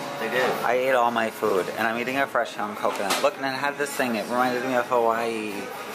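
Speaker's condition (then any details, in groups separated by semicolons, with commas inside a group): No condition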